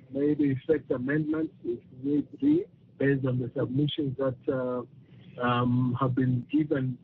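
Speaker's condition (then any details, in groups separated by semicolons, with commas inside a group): No condition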